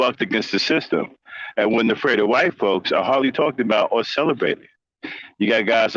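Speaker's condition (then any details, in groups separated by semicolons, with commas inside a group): No condition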